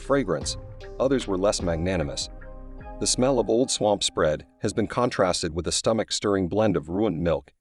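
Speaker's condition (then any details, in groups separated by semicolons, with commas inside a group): No condition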